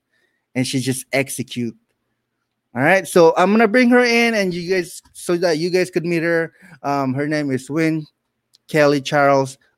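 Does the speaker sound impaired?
No.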